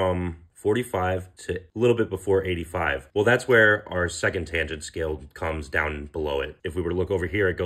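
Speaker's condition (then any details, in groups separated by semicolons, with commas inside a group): No condition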